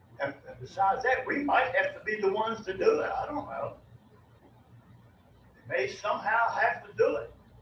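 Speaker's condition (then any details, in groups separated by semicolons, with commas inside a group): No condition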